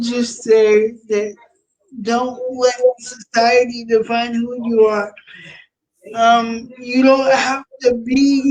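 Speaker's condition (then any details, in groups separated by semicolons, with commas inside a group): Cerebral palsy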